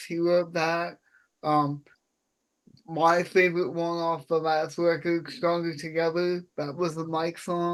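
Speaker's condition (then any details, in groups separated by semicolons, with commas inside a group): Cerebral palsy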